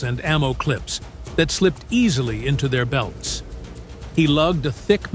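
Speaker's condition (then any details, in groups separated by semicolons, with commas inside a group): No condition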